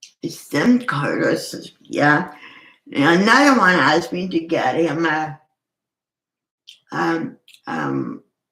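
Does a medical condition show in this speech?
Yes: cerebral palsy.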